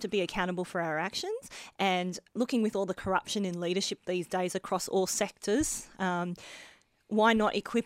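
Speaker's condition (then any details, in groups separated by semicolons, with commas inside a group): Bilateral cleft lip and palate; adult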